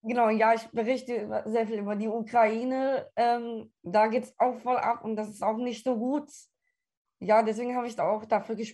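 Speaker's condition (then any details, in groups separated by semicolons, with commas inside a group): Down syndrome; trisomy 21, chromosome 21 present three times, affects development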